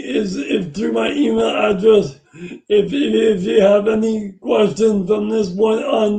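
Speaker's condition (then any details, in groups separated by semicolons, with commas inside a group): Brain injury; could not speak or eat, tube fed, speech therapy, speech improving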